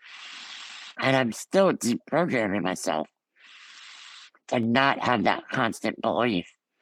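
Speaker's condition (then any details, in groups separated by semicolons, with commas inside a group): Ullrich congenital muscular dystrophy; scoliosis surgery at 14 nearly fatal, stopped breathing 2 minutes six weeks later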